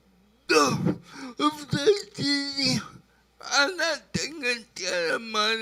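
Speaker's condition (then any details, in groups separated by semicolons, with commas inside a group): Brain lesion disability grade 1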